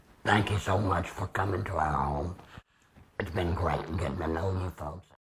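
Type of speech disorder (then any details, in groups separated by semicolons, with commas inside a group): Speech with a voice prosthesis; laryngectomy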